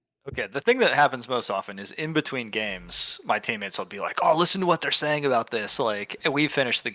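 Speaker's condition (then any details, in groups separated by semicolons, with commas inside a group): No condition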